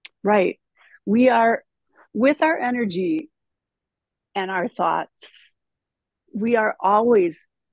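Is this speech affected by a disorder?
No.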